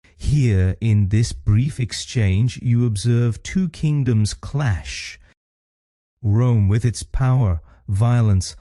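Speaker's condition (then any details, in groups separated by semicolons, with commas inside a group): No condition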